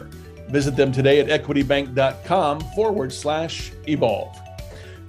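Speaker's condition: No condition

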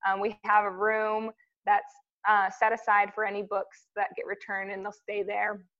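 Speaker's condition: No condition

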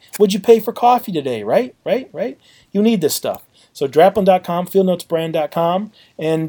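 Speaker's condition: No condition

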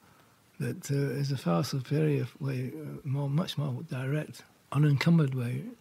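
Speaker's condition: Parkinson's; very focused walking

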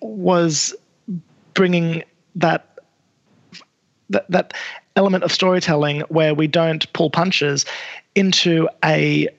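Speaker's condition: Stutter; present by age 20 at film school, sign language used to assist stutter; repeated sounds, repeated words

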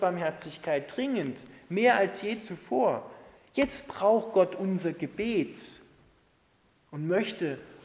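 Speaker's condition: No condition

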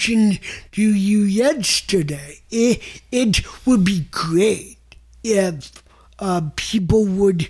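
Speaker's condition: Cerebral palsy; listeners adjust over time

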